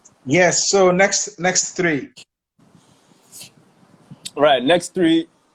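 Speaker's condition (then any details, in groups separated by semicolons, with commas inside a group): No condition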